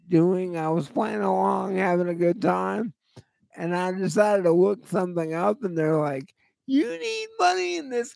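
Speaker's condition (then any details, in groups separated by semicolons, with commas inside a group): Cerebral palsy; voice always shot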